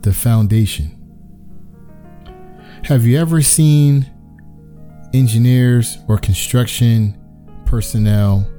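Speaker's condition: No condition

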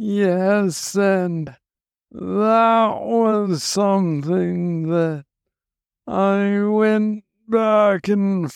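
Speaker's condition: Parkinson's disease, young onset

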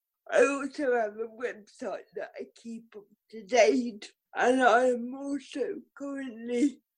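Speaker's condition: Cerebral palsy; physio

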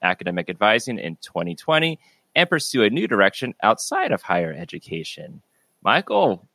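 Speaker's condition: No condition

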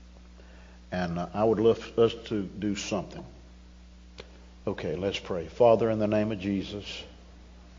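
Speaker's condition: No condition

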